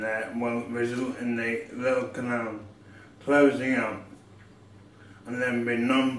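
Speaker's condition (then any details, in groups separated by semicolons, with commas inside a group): MND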